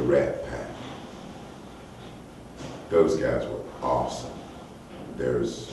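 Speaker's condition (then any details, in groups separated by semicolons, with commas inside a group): No condition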